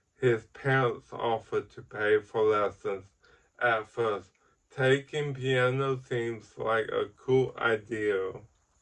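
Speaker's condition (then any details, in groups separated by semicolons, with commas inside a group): Ataxic cerebral palsy; ataxic type, present from birth, no longer uses crutches; muffled or distorted voice, hard to speak clearly, had speech therapy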